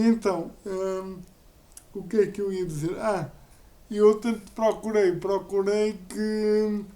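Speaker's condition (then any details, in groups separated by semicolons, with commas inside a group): Cerebral palsy; uses a wheelchair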